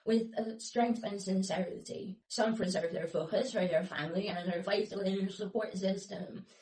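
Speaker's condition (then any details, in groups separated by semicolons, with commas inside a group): Mills hemiplegic ALS, Mills hemiplegic variant; Mills hemiplegic ALS, rare motor neurone disease form; progressive paralysis, restricted movement, limited mobility; dysarthria, could barely keep up with conversation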